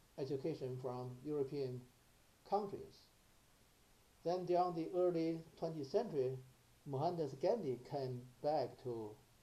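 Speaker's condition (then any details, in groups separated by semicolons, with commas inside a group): No condition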